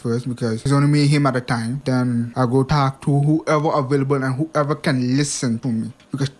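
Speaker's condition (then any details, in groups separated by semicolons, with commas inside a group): Hearing impairment; ongoing hearing loss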